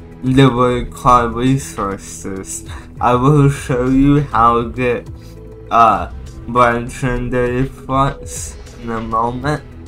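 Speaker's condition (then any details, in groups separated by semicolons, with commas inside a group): Cerebral palsy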